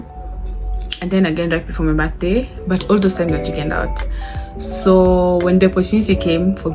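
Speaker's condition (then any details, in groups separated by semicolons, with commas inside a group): No condition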